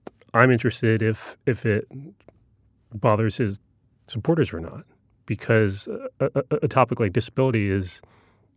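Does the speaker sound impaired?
Yes: stutter; neurological disorder; grew more comfortable talking in public; here repeated words, prolonged sounds, blocks.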